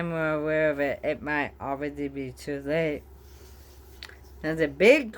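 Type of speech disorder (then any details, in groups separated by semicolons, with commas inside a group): Bulbar dysarthria; bulbar-onset ALS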